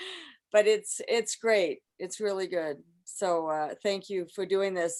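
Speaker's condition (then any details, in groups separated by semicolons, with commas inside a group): No condition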